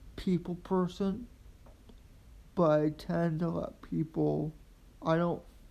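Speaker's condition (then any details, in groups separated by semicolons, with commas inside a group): Quadriplegic cerebral palsy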